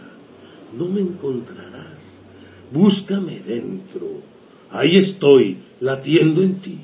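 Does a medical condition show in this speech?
No.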